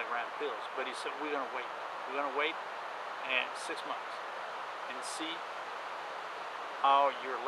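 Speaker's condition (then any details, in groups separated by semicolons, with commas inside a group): No condition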